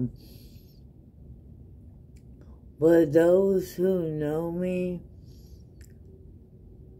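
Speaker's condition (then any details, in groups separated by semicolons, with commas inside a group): ALS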